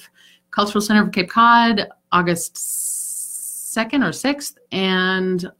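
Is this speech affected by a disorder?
Yes: stutter; terrible stutter since childhood, struggled to be understood as a child; stutter lingers occasionally in adulthood; no stutter when singing, began singing in high school; here prolonged sounds.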